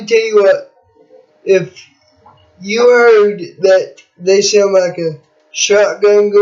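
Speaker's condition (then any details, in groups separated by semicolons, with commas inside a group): Cerebral palsy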